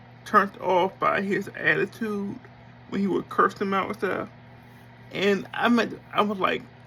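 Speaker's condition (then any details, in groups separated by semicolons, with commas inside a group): Cerebral palsy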